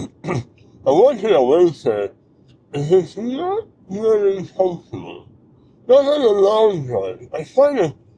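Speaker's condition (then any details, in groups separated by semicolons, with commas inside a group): Mouth cancer surgery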